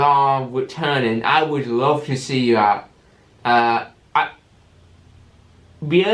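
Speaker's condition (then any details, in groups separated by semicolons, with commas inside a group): Cerebral palsy with stammer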